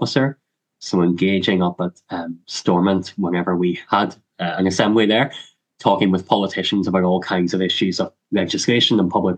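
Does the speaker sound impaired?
Yes: cleft lip and palate; congenital.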